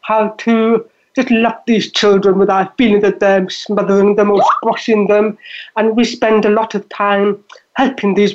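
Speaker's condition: Deafness; deafness audible in voice

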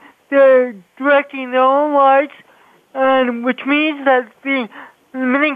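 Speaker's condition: Cerebral palsy; speech affected by cerebral palsy

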